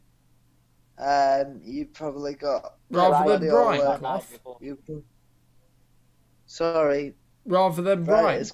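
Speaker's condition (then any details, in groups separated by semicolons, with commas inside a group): Cerebral palsy; non-progressive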